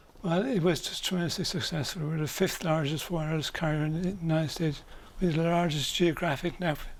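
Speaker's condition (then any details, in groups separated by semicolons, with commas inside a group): Early onset Parkinson's disease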